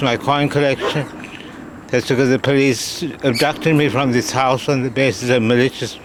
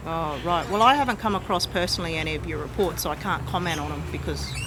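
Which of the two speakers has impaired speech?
The first: slurred speech from poisoning; attributed to psychiatric drugs; hypersalivation.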